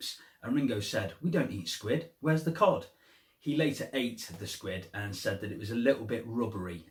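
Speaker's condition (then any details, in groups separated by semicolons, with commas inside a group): No condition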